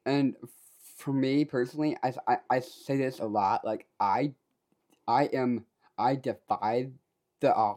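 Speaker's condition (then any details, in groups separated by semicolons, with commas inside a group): Down syndrome; gave recorded speech how do you see me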